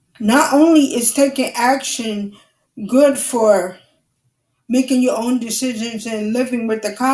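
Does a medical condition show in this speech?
Yes: cerebral palsy; wheelchair user.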